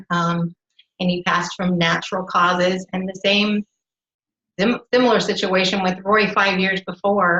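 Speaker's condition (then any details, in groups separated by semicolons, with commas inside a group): No condition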